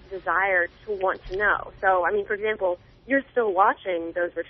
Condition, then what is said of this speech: None; typical speech.